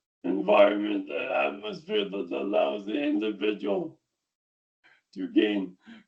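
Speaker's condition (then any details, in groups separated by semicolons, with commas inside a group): Diffuse axonal brain injury; initially not expected to speak or eat, speech therapy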